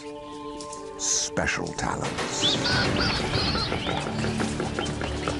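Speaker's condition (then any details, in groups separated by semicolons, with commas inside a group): No condition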